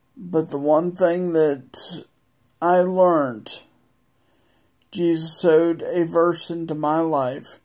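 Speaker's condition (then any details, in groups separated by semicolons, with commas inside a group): Multiple sclerosis; no control over legs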